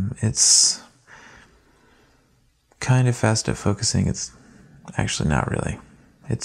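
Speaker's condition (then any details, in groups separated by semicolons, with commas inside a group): No condition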